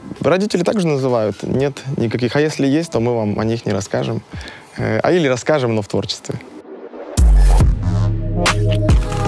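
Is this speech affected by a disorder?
No.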